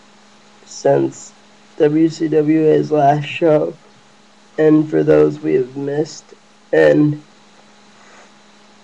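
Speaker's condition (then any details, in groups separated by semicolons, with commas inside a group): Cerebral palsy; lifelong, wheelchair user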